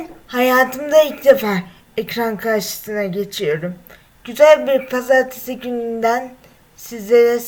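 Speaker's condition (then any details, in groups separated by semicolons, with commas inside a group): Cerebral palsy; 23 years with condition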